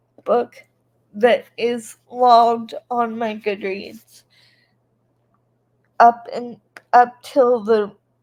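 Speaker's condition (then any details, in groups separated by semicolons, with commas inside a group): Cerebral palsy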